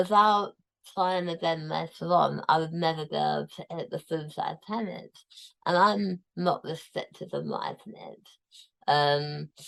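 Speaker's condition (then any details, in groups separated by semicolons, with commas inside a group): Tongue cancer, tongue removed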